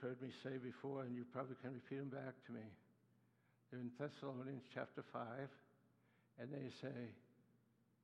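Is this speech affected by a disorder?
Yes: Parkinson's disease; Parkinson's with acute demyelinating neuropathy, Parkinson's attacks muscles, neuropathy attacks nerves; in therapy sessions working on walking.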